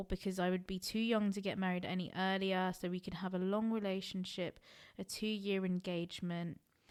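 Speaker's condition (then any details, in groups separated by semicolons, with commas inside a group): No condition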